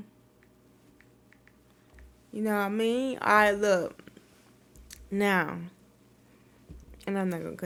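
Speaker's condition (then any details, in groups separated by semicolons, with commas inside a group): Cerebral palsy; caused by stroke in womb, premature, wheelchair user; runs out of breath talking, may sound like hard breathing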